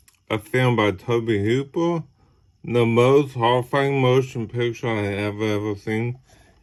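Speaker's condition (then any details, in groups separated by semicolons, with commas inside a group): Ataxic cerebral palsy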